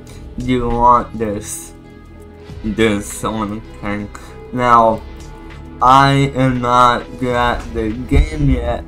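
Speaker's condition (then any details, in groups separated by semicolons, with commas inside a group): Cerebral palsy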